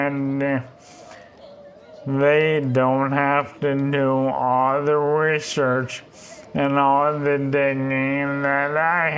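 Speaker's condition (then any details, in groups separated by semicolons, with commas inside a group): ALS; talks with struggle, tongue feels fat, little speech after 5pm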